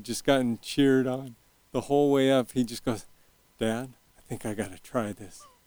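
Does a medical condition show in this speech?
Yes: early onset Parkinson's; young onset Parkinson's, onset around age 40, Medtronic deep brain stimulation implant, two 3-inch brain probes.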